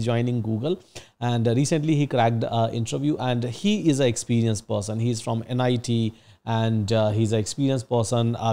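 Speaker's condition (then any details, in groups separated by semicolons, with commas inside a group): No condition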